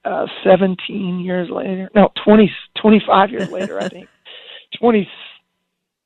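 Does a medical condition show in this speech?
Yes: spasmodic dysphonia; lost singing voice after almost 20 years, prednisone steroid shots gave 6-8 weeks relief until ineffective; scratchy voice even on phone, not improved, slightly worse, mostly stable; muscle spasms break voice apart when speaking loudly or projecting, lost voice control.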